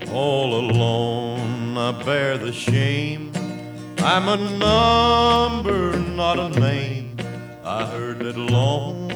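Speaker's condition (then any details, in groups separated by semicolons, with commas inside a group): No condition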